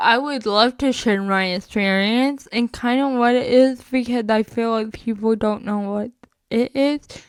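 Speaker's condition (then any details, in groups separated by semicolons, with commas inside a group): Spastic cerebral palsy, mixed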